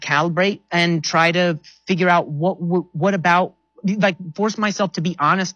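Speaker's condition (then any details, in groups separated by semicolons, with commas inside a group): Stutter from traumatic brain injury, acquired neurogenic; age 20, softball hit to throat, fell on head, major concussion later diagnosed TBI, long undiagnosed; in therapy; initially staccato, not making sense, blunt force on vocal cords, minor vocal contusion; repeated sounds, prolonged sounds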